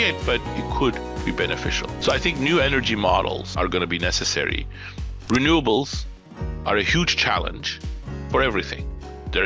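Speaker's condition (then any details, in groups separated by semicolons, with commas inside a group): No condition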